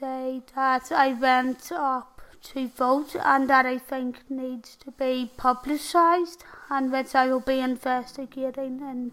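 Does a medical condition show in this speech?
Yes: tracheostomy and ventilator dependent; paralysed from neck down, can move only head, electric and manual wheelchairs.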